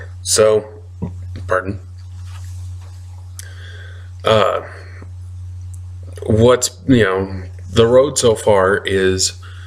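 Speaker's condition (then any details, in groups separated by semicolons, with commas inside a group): No condition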